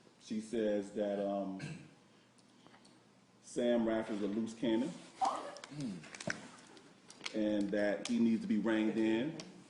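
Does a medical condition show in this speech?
No.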